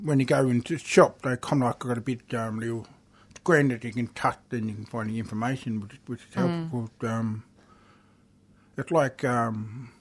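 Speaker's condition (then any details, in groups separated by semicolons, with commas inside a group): Deafness; asks others to speak slowly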